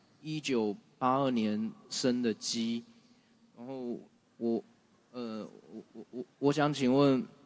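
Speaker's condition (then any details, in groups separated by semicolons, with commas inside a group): Stuttering; advised daily Heart Sutra 49 times and Great Compassion Mantra 21 times for it; stuttering at time of recording; stutters currently, stops after about two phrases, managed a long prompted phrase; repeated sounds, repeated words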